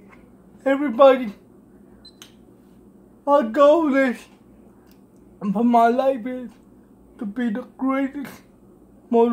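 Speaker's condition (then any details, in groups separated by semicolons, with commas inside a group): Cerebral palsy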